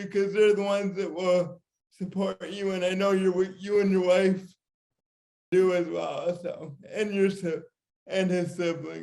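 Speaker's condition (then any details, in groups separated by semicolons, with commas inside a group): Cerebral palsy; from birth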